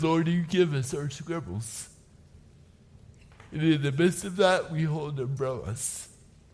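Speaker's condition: Cerebral palsy; from birth

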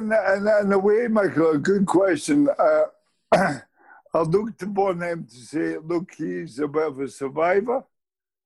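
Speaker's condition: Motor neurone disease; diagnosed at 46 after about 6 months, began with twitches and muscle wasting, no pain, no effective drug; nearly 4 years since diagnosis, needs help showering, feeding and dressing, still walks, gym, climbs stairs; still speaks, host calls speech eloquent

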